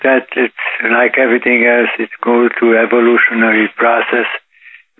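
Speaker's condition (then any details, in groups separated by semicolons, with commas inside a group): Parkinson's disease; now 84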